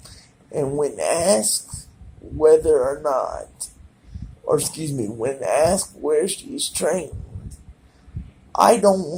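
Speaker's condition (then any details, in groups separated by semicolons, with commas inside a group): Cerebral palsy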